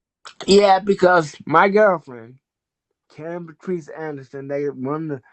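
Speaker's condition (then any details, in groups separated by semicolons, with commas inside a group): Cerebral palsy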